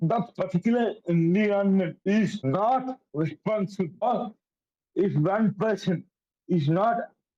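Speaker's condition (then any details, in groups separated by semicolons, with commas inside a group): Cerebral palsy; affects coordination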